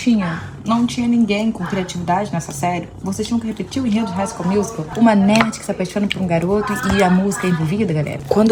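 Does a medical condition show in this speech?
No.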